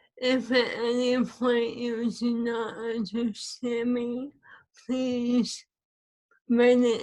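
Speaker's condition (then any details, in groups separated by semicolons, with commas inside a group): ALS; swallowing lost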